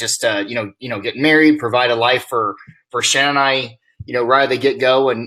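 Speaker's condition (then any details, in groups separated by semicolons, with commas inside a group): No condition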